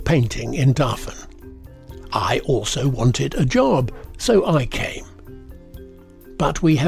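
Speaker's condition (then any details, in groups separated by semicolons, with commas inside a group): No condition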